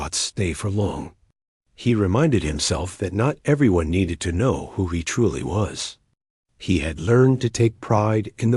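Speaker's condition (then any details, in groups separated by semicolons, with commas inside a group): No condition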